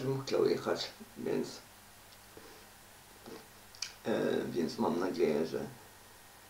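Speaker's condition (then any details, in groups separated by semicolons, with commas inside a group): Cerebral palsy; uses wheelchair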